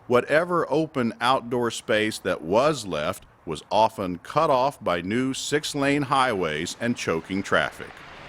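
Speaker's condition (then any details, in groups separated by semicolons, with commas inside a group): No condition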